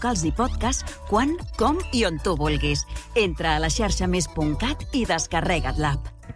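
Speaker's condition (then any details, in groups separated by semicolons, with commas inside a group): No condition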